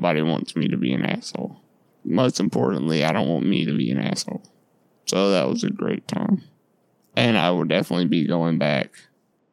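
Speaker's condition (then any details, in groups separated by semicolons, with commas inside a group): Duchenne muscular dystrophy; lifelong, muscle atrophy and weight loss, muscle and fat lost around tailbone, repositioned in bed by mother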